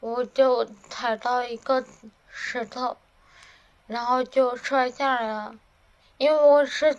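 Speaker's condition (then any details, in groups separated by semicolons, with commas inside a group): Cerebellar atrophy, hereditary; slurred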